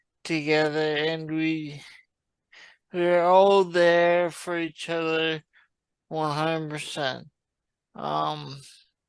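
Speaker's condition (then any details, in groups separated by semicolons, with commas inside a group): Traumatic brain injury; relearned swallowing and breathing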